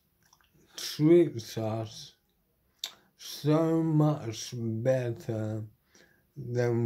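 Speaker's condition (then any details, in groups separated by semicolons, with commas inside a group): Motor neuron disease; terminal; body failing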